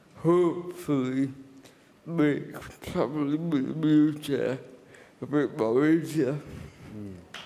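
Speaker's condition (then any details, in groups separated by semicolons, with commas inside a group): Cerebral palsy; cerebral palsy, birth brain injury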